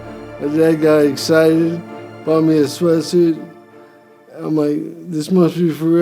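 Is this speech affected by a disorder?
Yes: brain injury; effects began around age 50.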